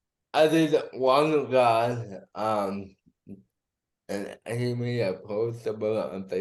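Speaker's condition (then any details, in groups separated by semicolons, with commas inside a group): Cerebral palsy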